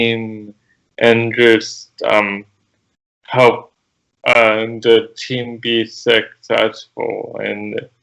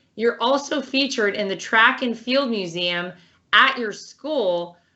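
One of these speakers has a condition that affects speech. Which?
The first: cerebral palsy; present from birth, childhood physical therapy; runs competitively.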